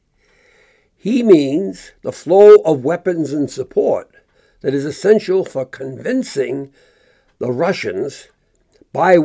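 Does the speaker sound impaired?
No.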